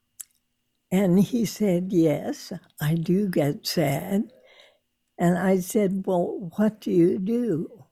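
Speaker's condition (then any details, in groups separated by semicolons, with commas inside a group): Spasmodic dysphonia; vocal cords too tight to let air in, Botox at Oregon Health and Sciences Hospital, Portland; voice strongly affected, many listeners thought stroke, sound of voice off-putting to some listeners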